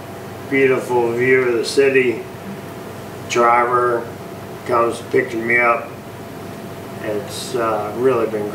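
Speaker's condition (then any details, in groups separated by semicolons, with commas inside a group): ALS; legs affected; major leg weakness, stem cell therapy, physical therapy, nerve injections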